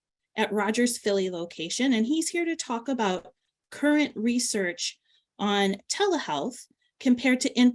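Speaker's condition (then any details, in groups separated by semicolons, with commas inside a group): No condition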